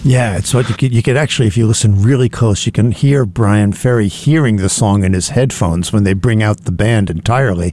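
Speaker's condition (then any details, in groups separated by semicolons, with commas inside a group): No condition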